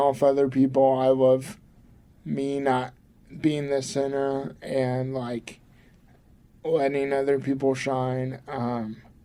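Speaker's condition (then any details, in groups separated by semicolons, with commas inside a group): Cerebral palsy; from birth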